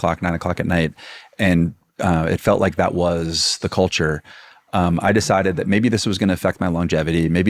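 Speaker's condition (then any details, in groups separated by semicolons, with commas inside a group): No condition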